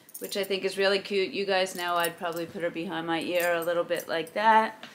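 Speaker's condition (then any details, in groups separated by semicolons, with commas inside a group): No condition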